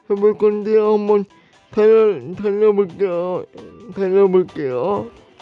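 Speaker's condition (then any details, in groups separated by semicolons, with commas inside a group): Brain lesion disability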